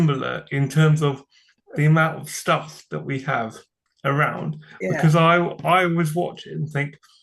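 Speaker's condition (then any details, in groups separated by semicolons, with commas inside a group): Cerebral palsy; from birth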